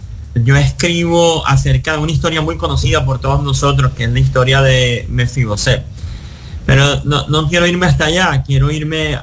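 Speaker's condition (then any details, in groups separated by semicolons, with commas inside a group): Cleft lip and palate; speaks a lot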